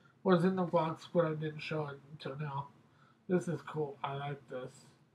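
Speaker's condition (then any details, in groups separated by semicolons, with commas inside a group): Mobius syndrome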